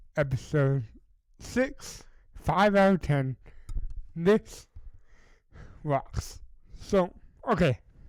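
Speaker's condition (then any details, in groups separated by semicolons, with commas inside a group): Cerebral palsy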